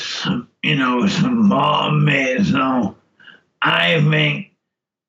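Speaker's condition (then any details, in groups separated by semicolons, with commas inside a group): Motor neurone disease; speech change noticeable by time of diagnosis, frailer with weight loss then; mind still intact; cannot speak well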